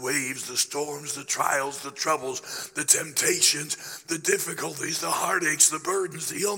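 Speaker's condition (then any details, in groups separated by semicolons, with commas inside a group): Laryngeal cancer after radiation; growth on voice box, treated with radiation and chemotherapy, voice box not removed; a little over a year since discovery, voice much better but not fully recovered; started preaching in a whisper, voice gaining strength, still affected, apologizes for listener discomfort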